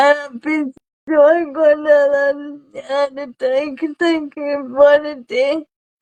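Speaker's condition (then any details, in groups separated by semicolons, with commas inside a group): Cerebral palsy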